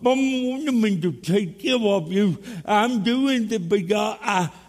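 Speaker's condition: Cerebral palsy; speech impediment

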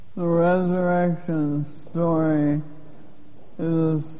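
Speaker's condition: Lou Gehrig's disease; onset with loss of strength first thought due to Parkinson's, given 3 to 5 years to live

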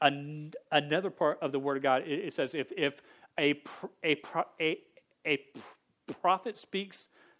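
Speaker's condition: Stutter; stutter since age 5, persisted through teenage years, no successful fix; not fully fluent, stuttered on own name as teenager; repeated sounds, blocks

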